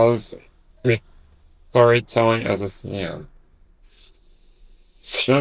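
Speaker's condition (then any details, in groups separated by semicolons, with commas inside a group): Duchenne muscular dystrophy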